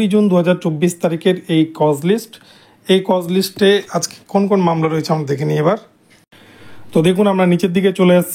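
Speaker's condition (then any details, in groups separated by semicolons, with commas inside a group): No condition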